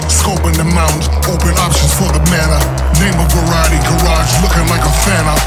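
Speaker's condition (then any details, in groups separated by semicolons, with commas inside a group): No condition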